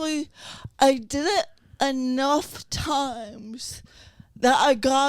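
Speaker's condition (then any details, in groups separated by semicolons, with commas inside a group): Cerebral palsy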